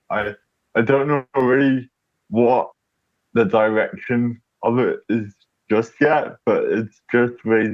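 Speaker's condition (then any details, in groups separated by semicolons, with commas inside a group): Cerebral palsy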